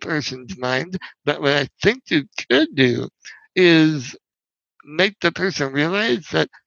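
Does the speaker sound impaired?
Yes: spinal muscular atrophy; wheelchair user.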